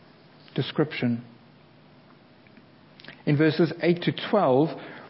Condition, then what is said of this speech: None; typical speech.